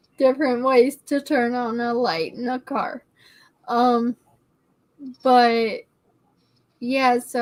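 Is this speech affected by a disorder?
Yes: cerebellar ataxia; could not blow properly into breathalyzer.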